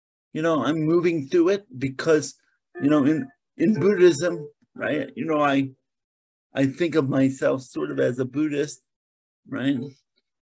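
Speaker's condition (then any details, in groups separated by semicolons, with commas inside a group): Cerebral palsy; present from birth, diagnosed at about six months, stiff as infant, mainly lower limbs affected; very spastic presentation, moves deliberately, has to think about motions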